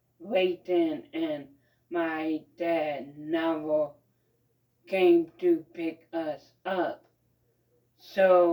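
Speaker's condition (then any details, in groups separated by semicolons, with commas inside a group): Mild cerebral palsy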